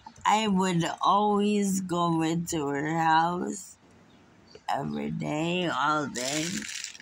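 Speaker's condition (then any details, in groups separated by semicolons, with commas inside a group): Friedreich's ataxia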